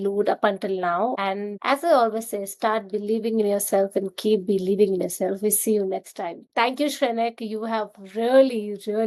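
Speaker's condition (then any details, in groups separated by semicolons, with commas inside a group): No condition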